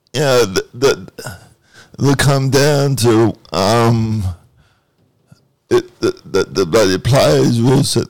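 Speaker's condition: Cerebral palsy

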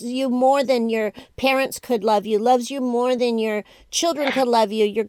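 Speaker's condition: No condition

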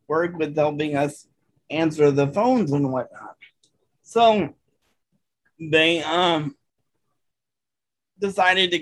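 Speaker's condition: Cerebral palsy; from birth, hands distorted, dexterity issues, types with one finger, needs 90-95% assistance from provider; age 33, uses adaptive voice dictation apps on phone and computer for typing

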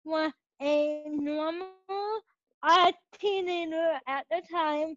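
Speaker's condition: Cerebral palsy; present from birth; age 21

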